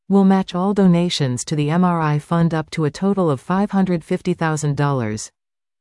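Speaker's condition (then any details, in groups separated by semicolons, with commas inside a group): No condition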